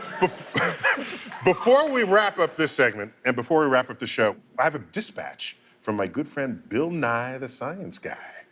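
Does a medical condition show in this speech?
No.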